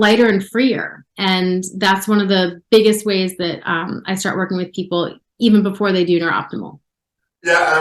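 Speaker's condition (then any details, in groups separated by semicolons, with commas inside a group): No condition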